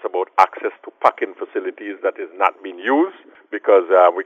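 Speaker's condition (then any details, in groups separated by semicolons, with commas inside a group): No condition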